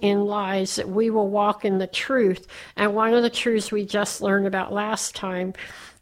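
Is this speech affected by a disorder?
Yes: cleft palate; surgery on cleft palate while growing up.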